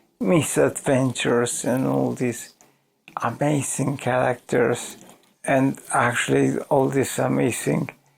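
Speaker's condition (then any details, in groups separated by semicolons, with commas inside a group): ALS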